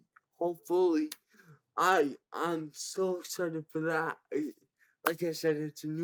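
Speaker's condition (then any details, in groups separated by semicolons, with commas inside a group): Cerebral palsy, severe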